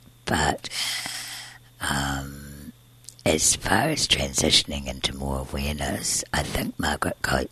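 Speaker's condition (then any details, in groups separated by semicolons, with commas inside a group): Tracheostomy and scarred vocal cord; reinserted 18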